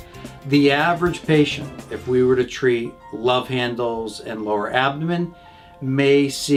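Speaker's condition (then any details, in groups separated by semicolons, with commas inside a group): No condition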